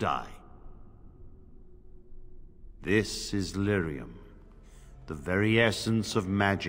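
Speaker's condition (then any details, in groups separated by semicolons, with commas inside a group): No condition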